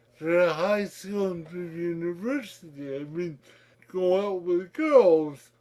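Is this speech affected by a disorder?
Yes: cerebral palsy; childhood-onset, childhood physiotherapy, occupational and speech therapy, school for physically disabled children, regular school from age 13; distinctive voice, imitated by friend Fred.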